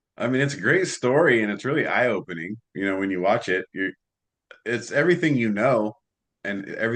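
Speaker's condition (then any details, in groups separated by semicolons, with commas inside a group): No condition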